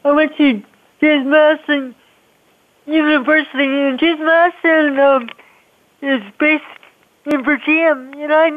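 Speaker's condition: Cerebral palsy; speech affected by cerebral palsy

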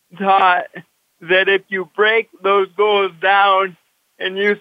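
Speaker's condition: Cerebral palsy; walks with walker

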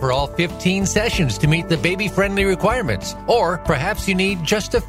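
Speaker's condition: No condition

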